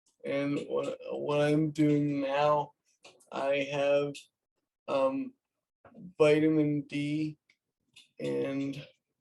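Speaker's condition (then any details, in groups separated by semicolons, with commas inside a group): Cerebral palsy; caused by brain bleed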